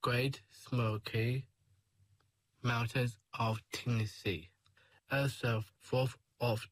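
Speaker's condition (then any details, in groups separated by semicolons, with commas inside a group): Down syndrome; age 21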